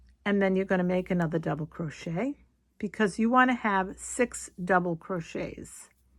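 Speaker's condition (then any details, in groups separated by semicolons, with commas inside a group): No condition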